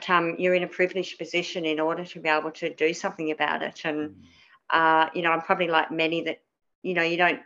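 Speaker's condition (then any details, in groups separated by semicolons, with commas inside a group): Cleft palate; spoke differently as child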